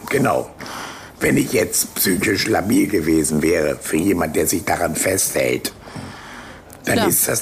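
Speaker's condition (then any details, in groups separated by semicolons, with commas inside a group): Laryngectomy after laryngeal cancer, voice prosthesis (tracheoesophageal); presses tracheostoma shut, air redirected to pharynx, pharyngeal segment vibrates like vocal folds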